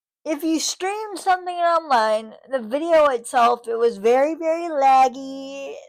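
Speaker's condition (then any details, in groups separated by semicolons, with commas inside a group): Cerebral palsy, spastic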